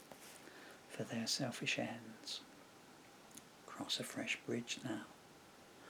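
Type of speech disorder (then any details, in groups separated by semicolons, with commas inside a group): Bulbar dysarthria; progressive bulbar palsy (MND)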